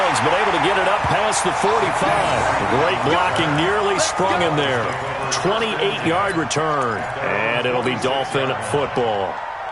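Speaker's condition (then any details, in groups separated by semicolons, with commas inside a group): No condition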